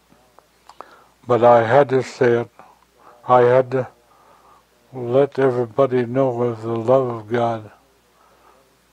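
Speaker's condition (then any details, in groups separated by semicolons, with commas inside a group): Stroke; stroke at age 78, trembling hands, fell and broke hip, arterial aneurysm found on x-rays, surgery; convalescing at home after aneurysm surgery, could not walk for a while, even with walker; slurred speech after stroke, hard time finding words, shaky voice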